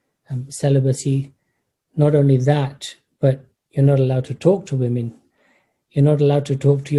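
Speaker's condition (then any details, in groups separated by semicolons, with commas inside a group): No condition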